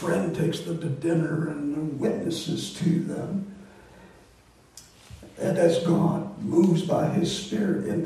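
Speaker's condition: Voice disorder; not contagious

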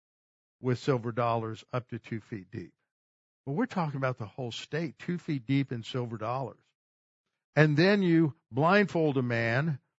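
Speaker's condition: No condition

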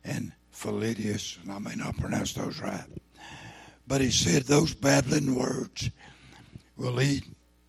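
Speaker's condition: Throat cancer, lost vocal cord; kept trying to preach with no voice

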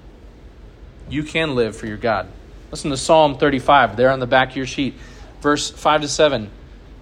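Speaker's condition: No condition

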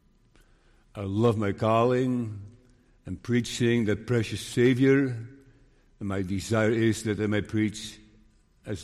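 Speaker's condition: Parkinson's disease; room for more medication if needed

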